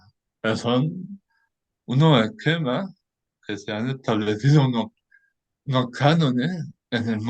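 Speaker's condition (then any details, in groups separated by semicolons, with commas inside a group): Cerebral palsy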